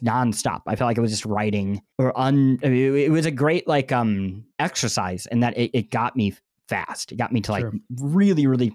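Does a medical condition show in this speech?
Yes: cleft lip and palate; congenital cleft lip and palate, surgeries most summers of childhood, bandaged, 2-3 months recovery each.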